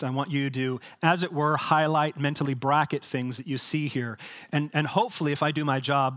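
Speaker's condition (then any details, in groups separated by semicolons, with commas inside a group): No condition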